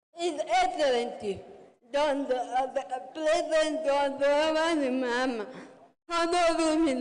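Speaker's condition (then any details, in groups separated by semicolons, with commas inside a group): Cerebral palsy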